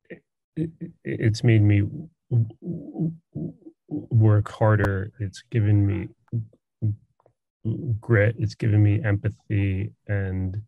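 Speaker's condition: Stutter; markedly less coherent speech around age 20 to 21; still stutters, speech more conversational and coherent than in early twenties; blocks, repetitions, pauses while speaking, otherwise conversational and coherent; blocks

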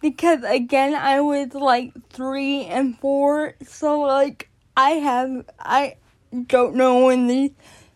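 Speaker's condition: Cerebral palsy; born addicted

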